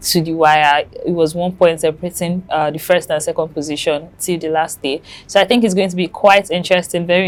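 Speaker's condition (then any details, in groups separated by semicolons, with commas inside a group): No condition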